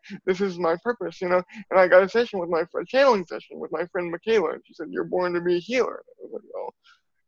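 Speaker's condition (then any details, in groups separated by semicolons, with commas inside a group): Cerebral palsy; from birth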